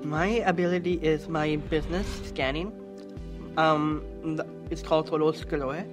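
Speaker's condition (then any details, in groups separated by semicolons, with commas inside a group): Down syndrome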